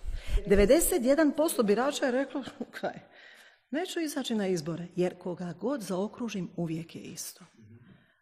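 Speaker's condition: No condition

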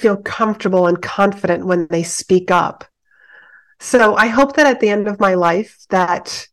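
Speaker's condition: No condition

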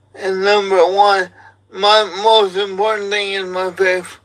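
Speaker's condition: Cerebral palsy; aphasia

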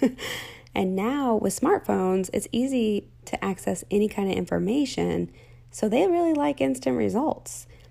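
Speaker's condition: No condition

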